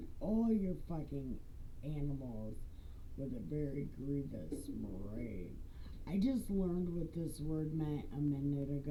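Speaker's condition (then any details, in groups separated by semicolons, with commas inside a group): Brain injury; right side numb including tongue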